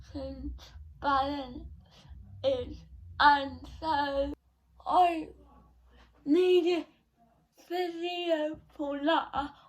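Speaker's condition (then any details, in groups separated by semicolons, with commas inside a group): Cerebral palsy; not quadriplegic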